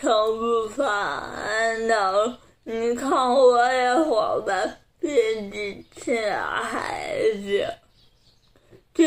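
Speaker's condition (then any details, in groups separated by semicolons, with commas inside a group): Cerebral palsy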